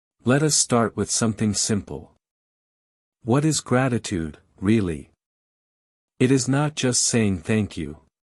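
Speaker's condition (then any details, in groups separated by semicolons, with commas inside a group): No condition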